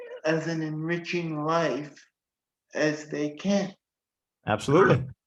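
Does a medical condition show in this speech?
Yes: cerebral palsy.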